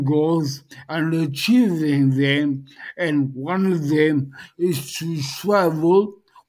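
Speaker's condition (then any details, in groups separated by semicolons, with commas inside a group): Dysarthria post-stroke; speech highly affected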